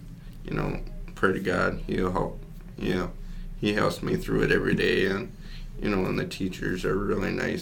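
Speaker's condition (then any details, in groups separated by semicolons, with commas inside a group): Cerebral palsy; since birth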